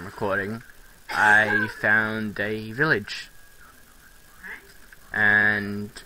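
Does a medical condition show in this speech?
No.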